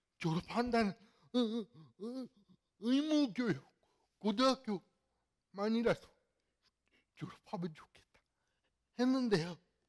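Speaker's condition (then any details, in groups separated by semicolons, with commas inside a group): Cerebral palsy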